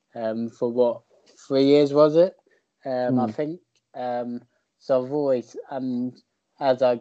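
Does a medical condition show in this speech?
Yes: cerebral palsy; physiotherapy in hospital as young child.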